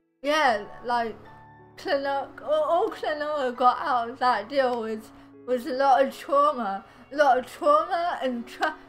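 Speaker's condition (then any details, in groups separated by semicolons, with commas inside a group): Cerebral palsy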